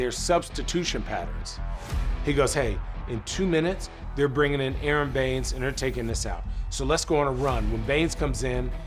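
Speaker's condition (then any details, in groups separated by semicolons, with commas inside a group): No condition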